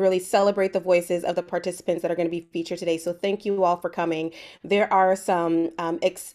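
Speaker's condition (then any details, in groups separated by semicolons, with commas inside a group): No condition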